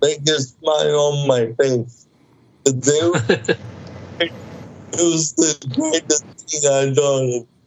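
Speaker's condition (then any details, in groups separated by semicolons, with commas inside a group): Cerebral palsy, mild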